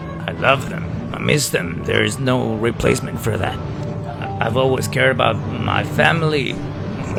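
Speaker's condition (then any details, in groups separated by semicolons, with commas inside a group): No condition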